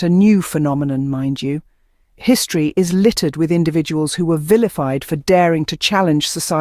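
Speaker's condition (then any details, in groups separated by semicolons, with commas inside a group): No condition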